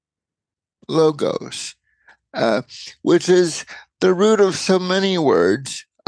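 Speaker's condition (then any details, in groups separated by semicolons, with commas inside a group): Cerebral palsy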